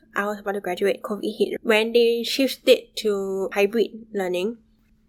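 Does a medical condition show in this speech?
Yes: bilateral sensorineural hearing loss; moderate to severe from about age 4, left profound since young, right worsened about 3 years ago; right severe with hearing aid, left profound with cochlear implant, fluctuating hearing; intense speech therapy.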